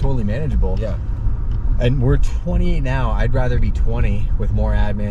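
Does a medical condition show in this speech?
No.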